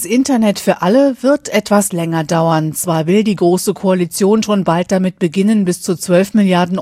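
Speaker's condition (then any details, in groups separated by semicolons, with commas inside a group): No condition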